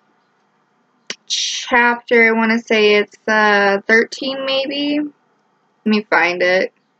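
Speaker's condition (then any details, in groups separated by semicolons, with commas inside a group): No condition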